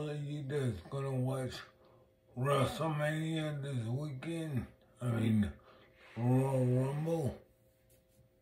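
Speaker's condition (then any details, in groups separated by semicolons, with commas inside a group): Multiple sclerosis; affects left side and voice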